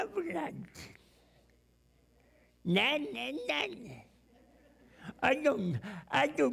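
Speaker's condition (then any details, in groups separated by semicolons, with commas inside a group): Cerebral palsy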